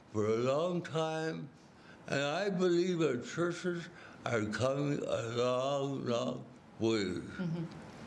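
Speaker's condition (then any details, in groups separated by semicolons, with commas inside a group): Cerebral palsy; speaks slowly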